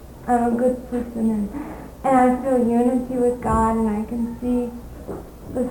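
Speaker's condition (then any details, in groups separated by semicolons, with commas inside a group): Cerebral palsy; speaks fluently with few pauses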